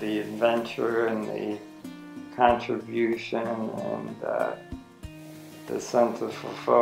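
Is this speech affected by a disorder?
Yes: ALS; affects arms.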